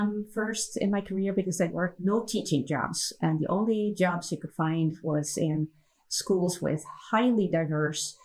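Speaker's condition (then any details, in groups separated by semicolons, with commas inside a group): No condition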